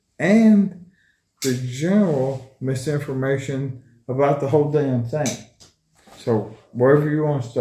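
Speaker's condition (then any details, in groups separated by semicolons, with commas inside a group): ALS; bulbar-upper onset, tongue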